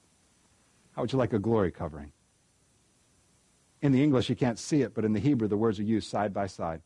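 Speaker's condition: No condition

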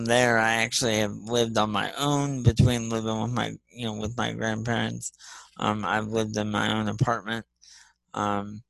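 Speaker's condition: Spastic cerebral palsy; physical and occupational therapy in childhood, multi-handicap class, once on 24 medications

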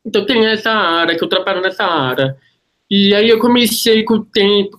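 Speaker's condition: Congenital deafness, Usher syndrome; born deaf, Usher syndrome affecting vision and hearing, same condition as brother Thierry; relied more on hearing than lip reading

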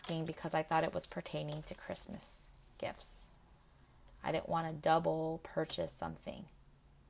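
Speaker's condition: No condition

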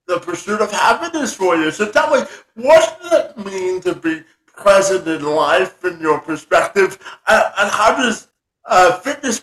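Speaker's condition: Spastic quadriplegia cerebral palsy

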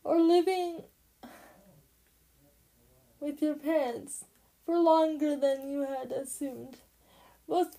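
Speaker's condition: Cerebral palsy; since birth, physical disability; trouble getting words out, speaking only two words at a time

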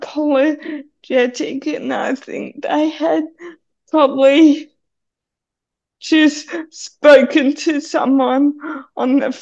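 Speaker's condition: Cerebral palsy; needs hand to hold on steep stairs

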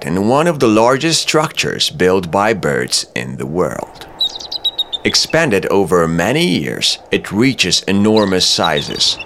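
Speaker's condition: No condition

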